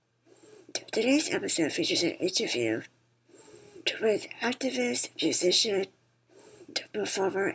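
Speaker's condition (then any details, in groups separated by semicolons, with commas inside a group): Spinal muscular atrophy; lung function declining from weakening diaphragm muscles; wears ventilator to breathe, records podcast while on ventilator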